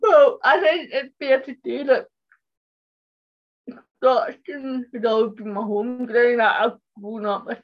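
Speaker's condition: Cerebral palsy; struggles walking

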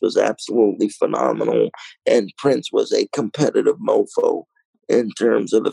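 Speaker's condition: Cerebral palsy, mild

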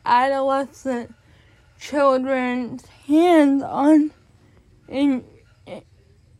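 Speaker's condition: Cerebral palsy; born addicted

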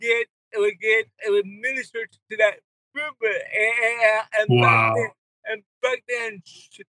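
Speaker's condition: Cerebral palsy; speech impediment, talks really slow, mind thinks faster than can talk

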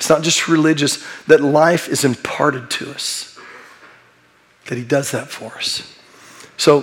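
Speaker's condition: No condition

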